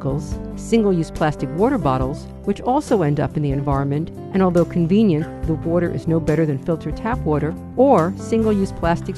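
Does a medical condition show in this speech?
No.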